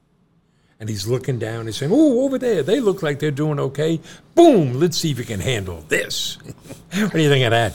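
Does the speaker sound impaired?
No.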